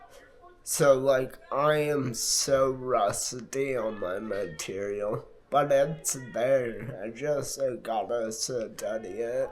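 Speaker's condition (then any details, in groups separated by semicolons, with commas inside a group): Multiple sclerosis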